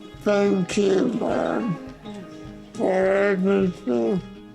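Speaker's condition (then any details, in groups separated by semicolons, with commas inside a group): Cerebral palsy; brain injury after resuscitation; high care needs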